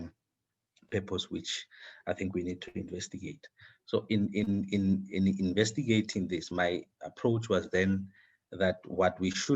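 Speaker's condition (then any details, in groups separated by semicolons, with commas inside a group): No condition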